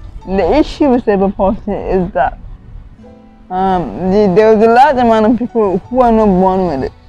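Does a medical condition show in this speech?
Yes: cerebral palsy; at one point could not talk.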